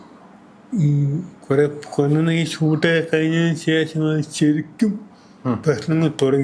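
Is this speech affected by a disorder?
Yes: cerebral palsy.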